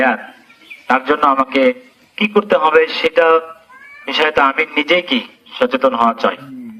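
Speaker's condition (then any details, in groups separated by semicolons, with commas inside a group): No condition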